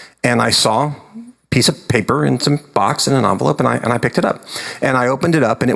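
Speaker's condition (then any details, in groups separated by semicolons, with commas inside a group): No condition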